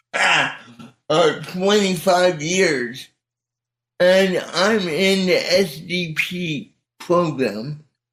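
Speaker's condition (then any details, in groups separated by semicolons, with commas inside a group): Cerebral palsy; spastic type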